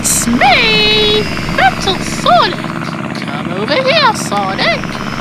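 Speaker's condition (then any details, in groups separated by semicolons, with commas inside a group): No condition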